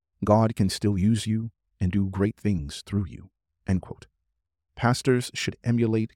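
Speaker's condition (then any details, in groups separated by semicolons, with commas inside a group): No condition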